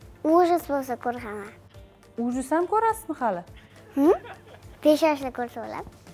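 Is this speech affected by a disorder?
No.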